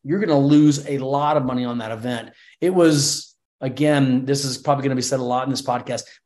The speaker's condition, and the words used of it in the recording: No condition.